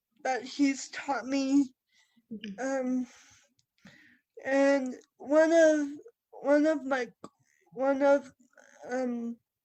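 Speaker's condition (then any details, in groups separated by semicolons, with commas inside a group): Cerebral palsy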